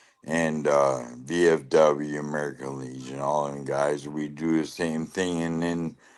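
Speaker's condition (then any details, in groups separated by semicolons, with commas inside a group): Lou Gehrig's disease (ALS); voice going, slurring worsens with longer talking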